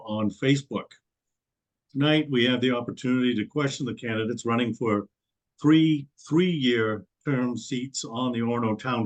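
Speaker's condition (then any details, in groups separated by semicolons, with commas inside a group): No condition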